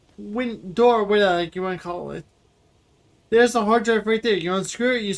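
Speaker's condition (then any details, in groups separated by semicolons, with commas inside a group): Cerebral palsy; wheelchair user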